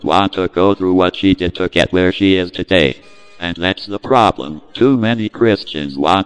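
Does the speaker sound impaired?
Yes: cerebral palsy; own speech hard to understand.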